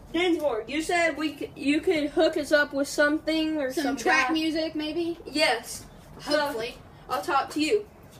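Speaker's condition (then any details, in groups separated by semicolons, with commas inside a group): No condition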